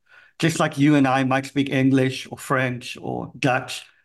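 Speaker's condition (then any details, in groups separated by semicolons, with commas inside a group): Cleft palate; congenital, from birth, affects hearing; severe speech impediment as a kid, cleft palate impacts ability to speak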